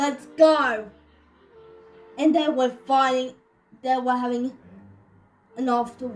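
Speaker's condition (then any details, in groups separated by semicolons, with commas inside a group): Cerebral palsy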